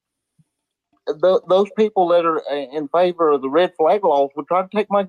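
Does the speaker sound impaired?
Yes: cerebral palsy; spastic diplegia from birth, muscle tightness mostly in legs, cannot walk, needs help with many things.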